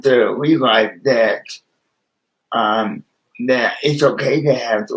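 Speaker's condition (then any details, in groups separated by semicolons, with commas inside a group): Cerebral palsy with spastic quadriplegia; motorized wheelchair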